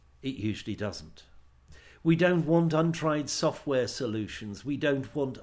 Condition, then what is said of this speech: None; typical speech.